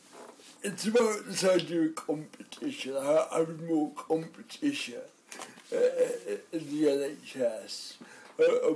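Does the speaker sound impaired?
Yes: cerebral palsy.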